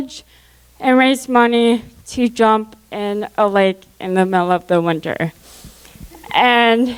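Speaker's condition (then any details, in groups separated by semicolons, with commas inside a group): Cerebral palsy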